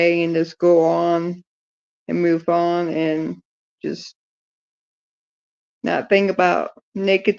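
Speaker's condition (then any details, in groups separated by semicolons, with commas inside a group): Cerebral palsy; speech affected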